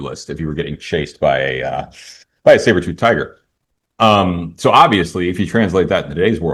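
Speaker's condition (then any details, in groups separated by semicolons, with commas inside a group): No condition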